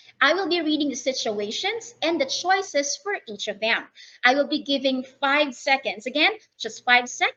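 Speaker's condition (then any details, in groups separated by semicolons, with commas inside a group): No condition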